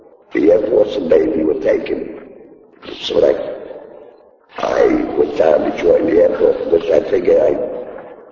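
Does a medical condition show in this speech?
Yes: laryngectomy; voice box removed by surgery, speech device placed in throat; talks with throat device, needs thumb to talk; taught to talk with throat device, cannot talk without thumb, earlier voice loss.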